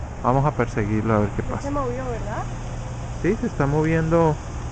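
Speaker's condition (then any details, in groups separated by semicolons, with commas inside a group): No condition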